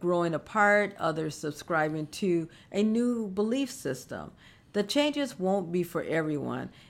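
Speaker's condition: No condition

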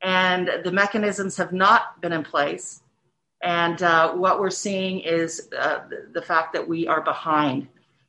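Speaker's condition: No condition

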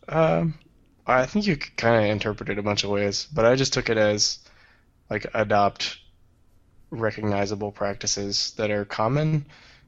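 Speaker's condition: No condition

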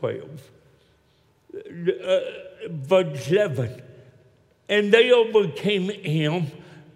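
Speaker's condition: Cerebral palsy; Arkansas

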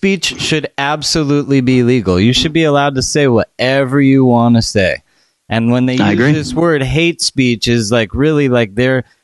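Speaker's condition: No condition

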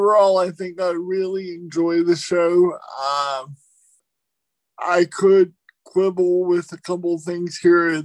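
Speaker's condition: Cerebral palsy

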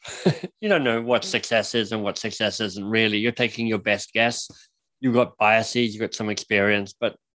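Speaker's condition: Cleft lip and palate; speech impediment

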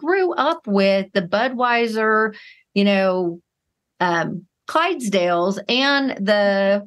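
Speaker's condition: No condition

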